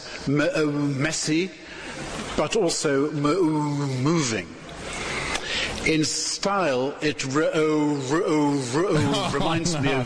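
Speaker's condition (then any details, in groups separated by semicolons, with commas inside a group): Stuttering; severe stuttering; face scrunches up while stuttering, very slow word output, repetitive guttural sounds, content otherwise erudite; prolonged sounds, blocks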